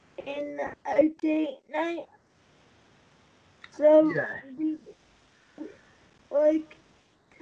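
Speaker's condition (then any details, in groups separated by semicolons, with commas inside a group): Cerebral palsy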